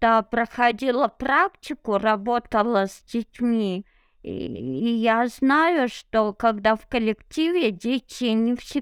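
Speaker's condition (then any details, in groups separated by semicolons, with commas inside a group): Cerebral palsy; abnormal gait, needs help on stairs without railings, walks everywhere, no wheelchair, home-schooled as child; no felt limitations currently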